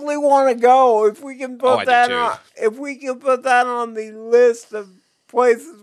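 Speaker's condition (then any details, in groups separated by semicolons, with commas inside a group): Cerebral palsy; difficulty typing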